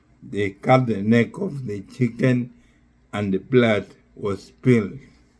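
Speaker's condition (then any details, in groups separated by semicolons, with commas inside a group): Neurological disease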